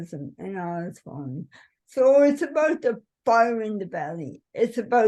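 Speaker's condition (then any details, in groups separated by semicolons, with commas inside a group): Cerebral palsy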